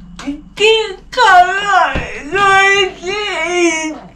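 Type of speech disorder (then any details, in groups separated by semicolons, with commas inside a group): Pseudobulbar dysarthria; cerebral palsy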